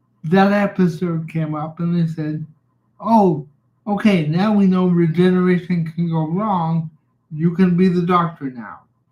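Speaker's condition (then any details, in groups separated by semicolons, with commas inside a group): Cerebral palsy; reliable voice, uses voice control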